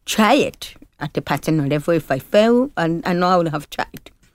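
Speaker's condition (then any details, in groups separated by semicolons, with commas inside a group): Deafness (Usher syndrome); born deaf, Usher syndrome affecting hearing and sight, retinitis pigmentosa, diagnosed late after growing up deaf; did not speak well while growing up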